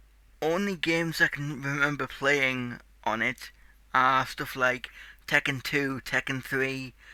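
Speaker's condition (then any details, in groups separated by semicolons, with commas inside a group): Cerebral palsy; tight muscles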